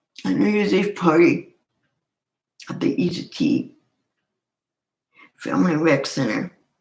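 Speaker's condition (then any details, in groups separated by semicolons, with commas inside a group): Cerebral palsy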